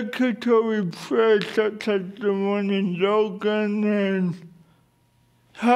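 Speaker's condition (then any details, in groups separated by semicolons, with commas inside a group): Cerebral palsy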